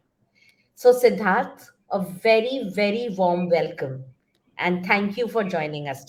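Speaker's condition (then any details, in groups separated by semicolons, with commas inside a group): No condition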